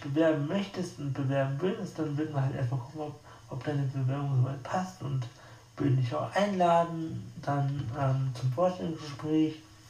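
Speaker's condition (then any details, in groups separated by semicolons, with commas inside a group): Spastic tetraparesis; wheelchair user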